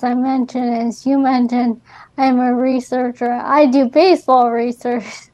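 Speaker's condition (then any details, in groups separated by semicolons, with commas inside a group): ALS; diagnosed before age 30, atypical for young female; recently diagnosed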